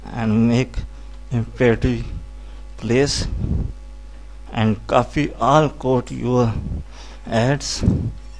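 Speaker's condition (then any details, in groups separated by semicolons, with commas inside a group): Cerebral palsy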